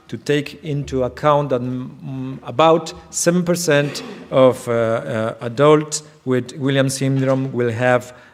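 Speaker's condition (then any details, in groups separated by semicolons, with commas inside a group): No condition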